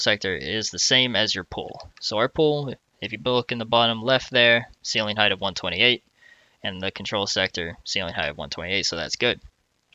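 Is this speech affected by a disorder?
No.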